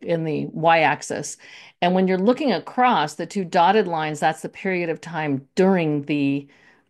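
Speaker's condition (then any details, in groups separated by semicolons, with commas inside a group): No condition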